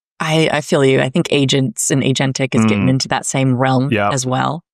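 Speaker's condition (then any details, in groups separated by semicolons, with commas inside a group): No condition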